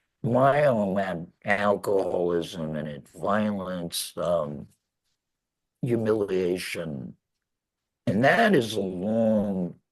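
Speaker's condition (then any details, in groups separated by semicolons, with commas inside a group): Laryngectomy; laryngectomy after throat cancer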